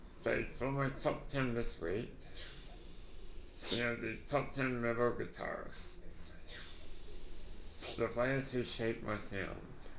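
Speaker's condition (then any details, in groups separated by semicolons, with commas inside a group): Duchenne muscular dystrophy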